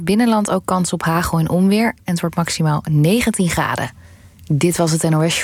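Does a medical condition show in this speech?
No.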